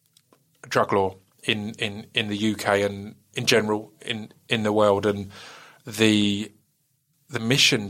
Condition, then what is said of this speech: Stuttering. There's always stuff going on where I'm trying to hold back stutter, or I'm trying to maneuver around a stutter